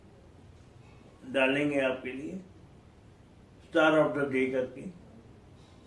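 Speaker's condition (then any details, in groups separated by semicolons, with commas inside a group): Cerebral palsy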